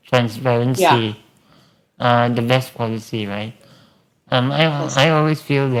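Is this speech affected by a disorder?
Yes: spinal muscular atrophy.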